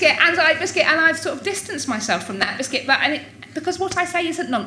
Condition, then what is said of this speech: Tourette syndrome. And I had some difficult experiences where I was discriminated against or asked to move because of the noises that I was making.